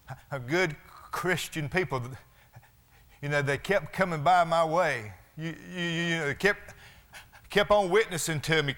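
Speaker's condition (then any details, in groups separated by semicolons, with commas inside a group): Stuttering; formerly severe, could not say three words; stutter still present and audible, milder than in past; formerly blocked, could not get words out, wife stayed near when talking; repeated sounds, repeated words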